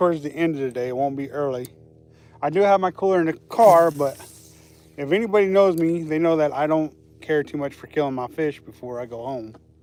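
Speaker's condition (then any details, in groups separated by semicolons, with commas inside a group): No condition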